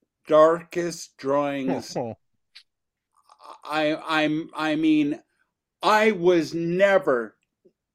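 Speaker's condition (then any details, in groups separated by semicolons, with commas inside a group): Aphasia; apraxia after stroke following rewiring surgery on one of two brain aneurysms, 6-week hospitalization; after full-time rehab at CNS, speech pathology with Salisa, custom voiceover class, expression much improved; earlier could not talk, trouble reading aloud, word-finding difficulty with apraxia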